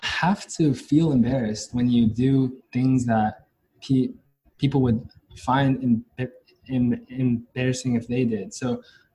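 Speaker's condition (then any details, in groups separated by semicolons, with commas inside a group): Stuttering; onset around age 5 or 6, biological father and maternal grandfather stutter, childhood speech therapy including easy onset; attends NSA and Stutter Social online support meetings; much worse when hiding it, hardly stutters when relaxed and open, harder at school, grandmother hears none; repeated sounds, prolonged sounds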